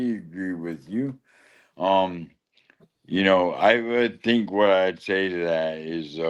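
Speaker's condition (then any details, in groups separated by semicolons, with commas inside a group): Lou Gehrig's disease (ALS)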